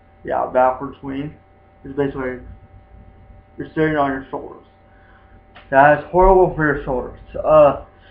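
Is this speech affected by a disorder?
Yes: spastic quadriplegic cerebral palsy.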